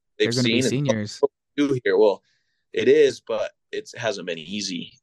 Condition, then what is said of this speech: No condition.